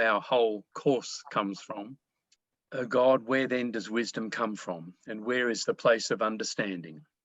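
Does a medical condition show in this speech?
No.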